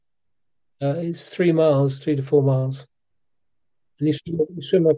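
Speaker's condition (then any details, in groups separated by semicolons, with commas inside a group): Parkinson's disease; physiotherapy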